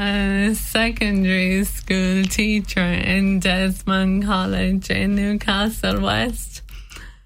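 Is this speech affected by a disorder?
Yes: motor neurone disease; diagnosed by elimination at hospital in Limerick, began with fatigue and struggling with physical tasks; very limited hand use, hands worst affected, difficulty eating, walking limited but still tries.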